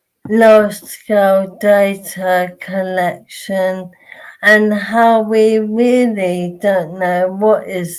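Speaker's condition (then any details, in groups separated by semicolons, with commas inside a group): Motor neurone disease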